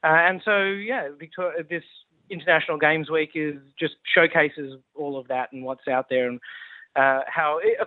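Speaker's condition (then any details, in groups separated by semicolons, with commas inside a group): No condition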